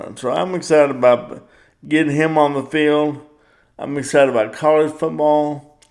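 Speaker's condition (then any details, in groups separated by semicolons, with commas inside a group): Cerebral palsy; power wheelchair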